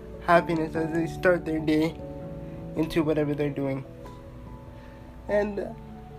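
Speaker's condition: Cerebral palsy; uses wheelchair

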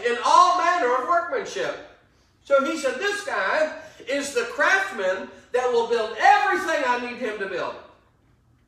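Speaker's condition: No condition

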